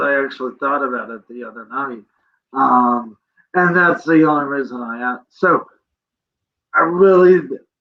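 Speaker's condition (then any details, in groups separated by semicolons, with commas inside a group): Cerebral palsy; present from birth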